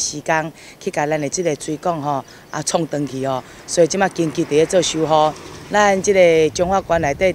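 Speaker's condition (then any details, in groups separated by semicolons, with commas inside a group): No condition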